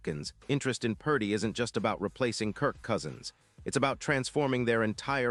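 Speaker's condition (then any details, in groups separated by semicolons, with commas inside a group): No condition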